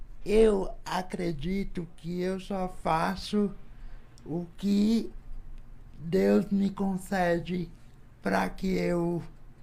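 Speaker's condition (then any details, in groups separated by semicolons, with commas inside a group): Cerebral palsy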